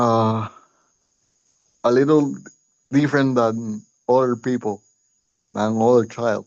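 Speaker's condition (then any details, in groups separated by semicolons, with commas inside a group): Cerebral palsy; since five months old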